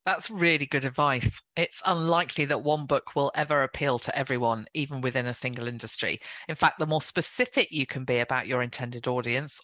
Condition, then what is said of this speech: No condition.